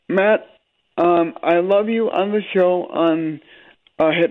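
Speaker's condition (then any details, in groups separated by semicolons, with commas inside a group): Cerebral palsy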